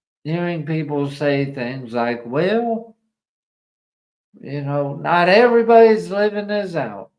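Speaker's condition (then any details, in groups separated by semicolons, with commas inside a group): ALS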